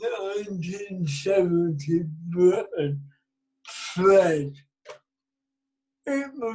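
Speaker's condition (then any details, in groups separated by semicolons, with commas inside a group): Cerebral palsy; affects speech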